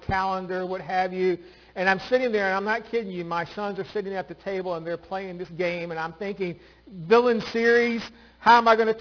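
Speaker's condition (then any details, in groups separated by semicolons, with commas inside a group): No condition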